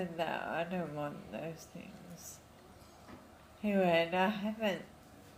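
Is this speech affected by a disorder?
Yes: Friedreich's ataxia; diagnosed in childhood.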